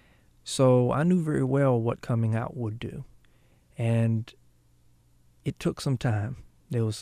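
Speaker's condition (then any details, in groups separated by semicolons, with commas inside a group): No condition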